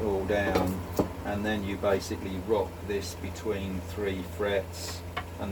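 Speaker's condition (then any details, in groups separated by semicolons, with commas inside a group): No condition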